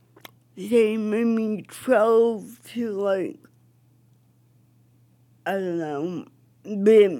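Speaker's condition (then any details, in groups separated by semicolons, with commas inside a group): Cerebral palsy; affects speech, wheelchair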